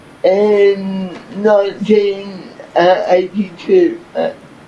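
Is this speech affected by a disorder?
Yes: cerebral palsy; from birth.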